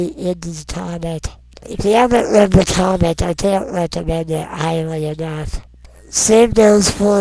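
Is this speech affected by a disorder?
Yes: non-progressive muscular dystrophy.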